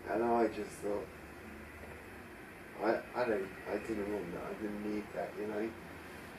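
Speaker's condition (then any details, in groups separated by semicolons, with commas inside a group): Traumatic brain injury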